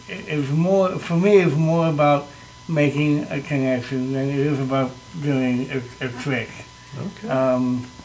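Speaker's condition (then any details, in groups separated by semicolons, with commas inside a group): Cerebral palsy; present from birth; mild, walks independently; able to talk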